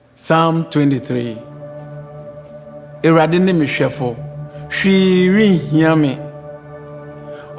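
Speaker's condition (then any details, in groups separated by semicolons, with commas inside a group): No condition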